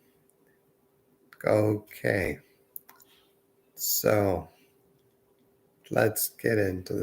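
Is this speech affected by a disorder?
Yes: multiple sclerosis.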